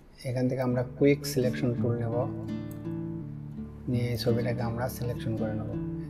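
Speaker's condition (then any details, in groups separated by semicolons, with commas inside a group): No condition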